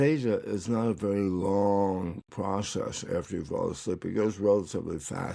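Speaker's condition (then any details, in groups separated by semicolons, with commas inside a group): Tongue cancer; recovering, tongue exercises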